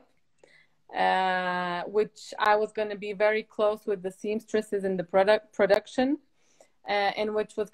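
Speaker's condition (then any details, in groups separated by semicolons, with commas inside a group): No condition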